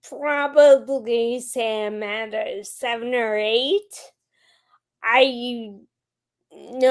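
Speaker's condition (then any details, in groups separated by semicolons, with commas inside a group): Friedreich's ataxia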